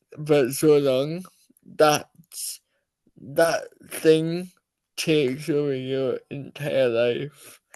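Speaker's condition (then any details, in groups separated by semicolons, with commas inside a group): Cerebral palsy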